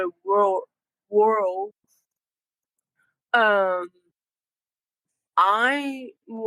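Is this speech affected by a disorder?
Yes: cerebral palsy.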